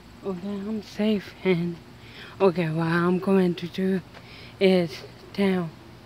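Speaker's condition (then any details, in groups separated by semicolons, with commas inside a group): Mild cerebral palsy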